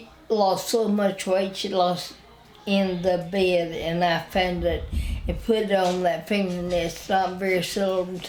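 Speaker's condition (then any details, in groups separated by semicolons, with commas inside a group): Spinal ataxia; wheelchair user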